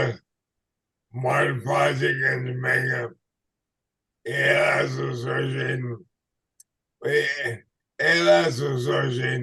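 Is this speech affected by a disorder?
Yes: ALS/MND.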